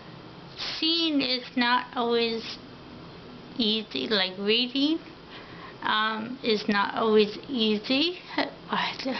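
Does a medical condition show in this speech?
Yes: ataxia.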